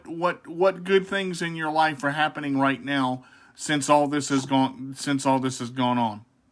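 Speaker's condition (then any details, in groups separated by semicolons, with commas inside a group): No condition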